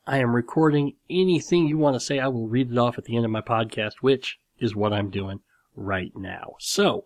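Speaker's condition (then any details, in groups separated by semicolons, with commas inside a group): Cleft lip and palate; series of plastic surgeries for repair, skull bone chips grafted to reconstruct nose around age 12; nose still slightly crooked, large dent in skull at graft site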